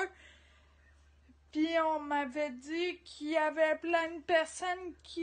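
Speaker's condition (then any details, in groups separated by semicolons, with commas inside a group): Ataxia; degenerative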